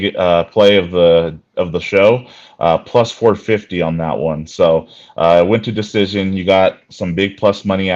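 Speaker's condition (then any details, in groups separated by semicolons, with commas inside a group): No condition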